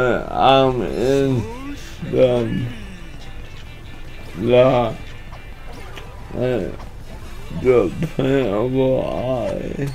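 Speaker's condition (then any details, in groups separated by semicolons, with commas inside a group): Cerebral palsy; atypical speech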